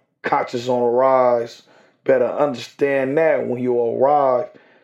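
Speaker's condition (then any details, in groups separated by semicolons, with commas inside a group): No condition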